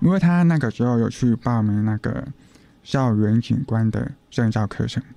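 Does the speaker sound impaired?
Yes: hearing impairment; uses hearing aids; host hints hearing loss may be audible to listeners, says can speak well.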